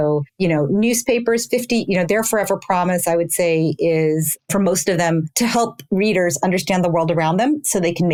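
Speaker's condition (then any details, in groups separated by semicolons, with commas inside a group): No condition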